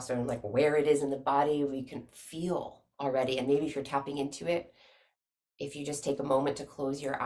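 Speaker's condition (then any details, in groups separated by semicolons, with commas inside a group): No condition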